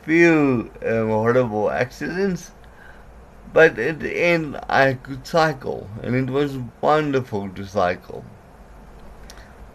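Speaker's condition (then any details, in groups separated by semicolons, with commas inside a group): Cerebral palsy; myasthenia gravis muscle fatigue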